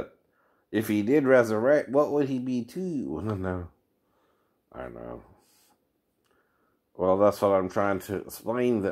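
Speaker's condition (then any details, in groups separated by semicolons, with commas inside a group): No condition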